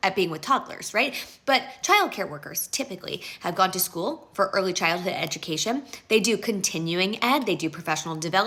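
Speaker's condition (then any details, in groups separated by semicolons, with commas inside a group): No condition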